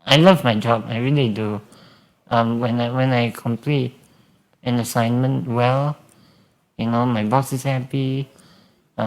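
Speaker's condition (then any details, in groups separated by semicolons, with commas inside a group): Spinal muscular atrophy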